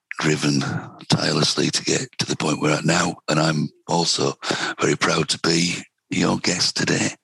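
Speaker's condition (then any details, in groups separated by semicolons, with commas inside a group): Vocal cord cancer, head and neck cancer, right vocal cord; weak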